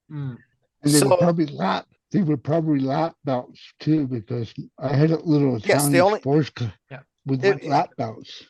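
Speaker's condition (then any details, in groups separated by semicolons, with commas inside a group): Cerebral palsy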